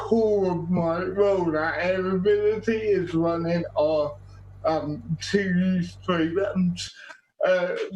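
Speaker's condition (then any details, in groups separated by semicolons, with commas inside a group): Quadriplegic cerebral palsy; quadriplegic form, birth injury; diagnosed age 2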